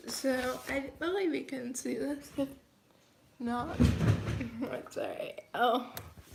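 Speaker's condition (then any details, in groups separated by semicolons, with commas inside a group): Cerebral palsy, mild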